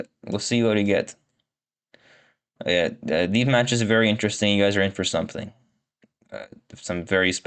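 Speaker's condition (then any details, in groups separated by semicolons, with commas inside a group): No condition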